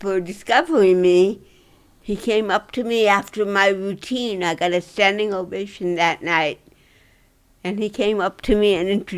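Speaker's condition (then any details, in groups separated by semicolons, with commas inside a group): Dystonia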